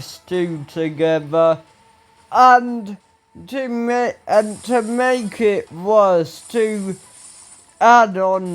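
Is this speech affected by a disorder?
Yes: ataxia; speech recently worse.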